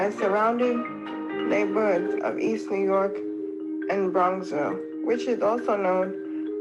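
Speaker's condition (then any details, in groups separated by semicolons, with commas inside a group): Cerebral palsy; cerebral palsy, uses wheelchair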